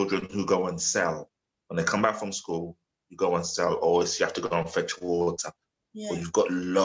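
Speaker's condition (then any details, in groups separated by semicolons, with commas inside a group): No condition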